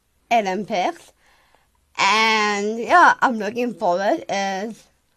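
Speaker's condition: Down syndrome; age 20

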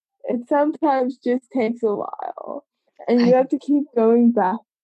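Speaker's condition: Cerebral palsy; congenital

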